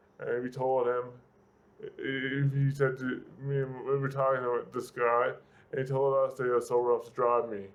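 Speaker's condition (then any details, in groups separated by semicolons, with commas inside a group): Severe brain injury; severe, car crash, affects balance and mobility; speech affected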